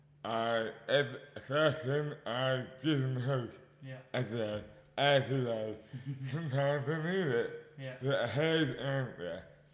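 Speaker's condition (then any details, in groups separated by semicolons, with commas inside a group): Dystonia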